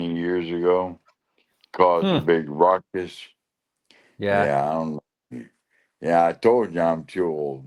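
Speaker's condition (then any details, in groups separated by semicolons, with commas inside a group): Lou Gehrig's disease (ALS)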